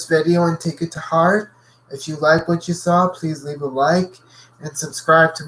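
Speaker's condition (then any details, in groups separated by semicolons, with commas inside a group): Cerebral palsy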